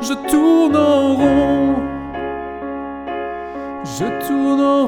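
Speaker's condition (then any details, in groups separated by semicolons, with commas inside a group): No condition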